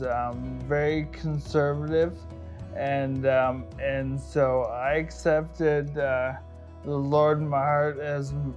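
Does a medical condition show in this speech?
Yes: ALS; Rochester.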